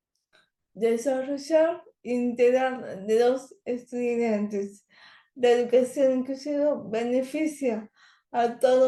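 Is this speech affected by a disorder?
Yes: cerebral palsy; language areas of brain affected.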